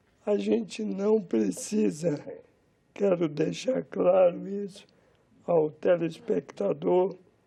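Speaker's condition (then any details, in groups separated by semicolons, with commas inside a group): Amyotrophic lateral sclerosis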